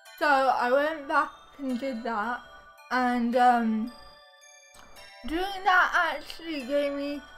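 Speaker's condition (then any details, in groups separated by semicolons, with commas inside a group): Cerebral palsy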